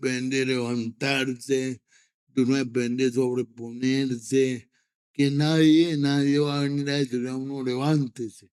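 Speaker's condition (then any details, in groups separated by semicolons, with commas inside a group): Cerebral palsy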